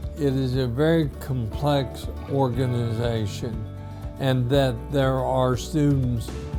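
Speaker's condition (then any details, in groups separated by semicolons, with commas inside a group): ALS; few months since diagnosis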